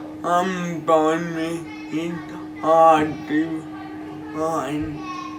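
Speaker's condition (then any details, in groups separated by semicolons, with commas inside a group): Cerebral palsy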